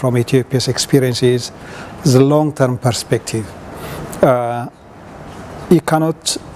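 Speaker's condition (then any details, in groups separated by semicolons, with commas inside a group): No condition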